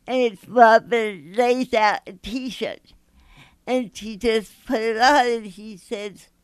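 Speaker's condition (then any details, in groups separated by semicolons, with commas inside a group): Mild cerebral palsy; mild cerebral palsy affecting speech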